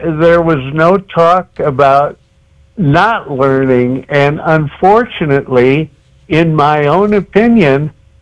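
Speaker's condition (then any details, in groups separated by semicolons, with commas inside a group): Cerebral palsy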